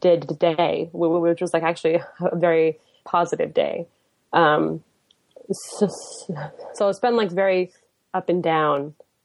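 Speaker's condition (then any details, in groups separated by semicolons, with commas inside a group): Stuttering; mainly repetitions, changes with life changes and stress; more stuttering and new blocks over past few weeks, amid stress, new er job; usually repetitions, recently hard blocks, varies day to day, feels out of control during blocks; repeated sounds, prolonged sounds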